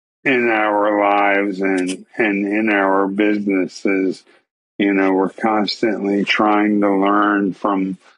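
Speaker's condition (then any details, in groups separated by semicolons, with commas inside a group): ALS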